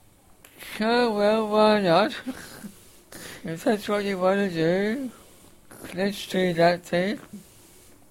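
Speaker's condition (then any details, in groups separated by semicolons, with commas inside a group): Facioscapulohumeral muscular dystrophy, facioscapulohumeral (FSHD); diagnosed about age 10, named facioscapulohumeral form in late 20s, early prognosis life to 14-19; uses respirator; respirator pump wheezing audible in recording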